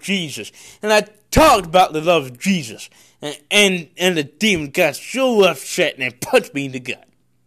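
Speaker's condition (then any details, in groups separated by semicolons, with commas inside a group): Cerebral palsy; congenital, no known medical cause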